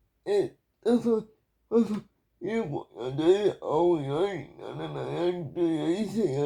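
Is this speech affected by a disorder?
Yes: brain lesion disability.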